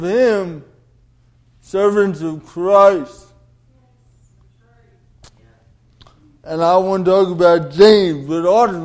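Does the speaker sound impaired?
Yes: cerebral palsy; delayed development.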